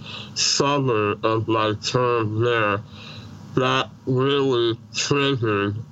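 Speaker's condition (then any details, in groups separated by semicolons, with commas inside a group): Treacher Collins syndrome; congenital, severe cleft palate, emergency tracheotomy at birth, born deaf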